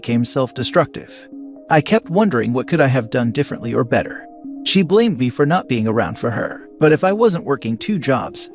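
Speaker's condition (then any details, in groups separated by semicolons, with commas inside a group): No condition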